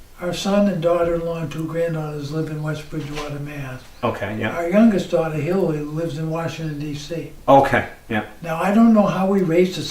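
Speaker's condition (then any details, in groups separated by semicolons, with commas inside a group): ALS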